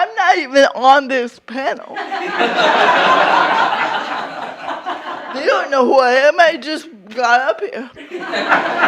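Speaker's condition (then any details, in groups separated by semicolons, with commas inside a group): Cerebral palsy; atypical voice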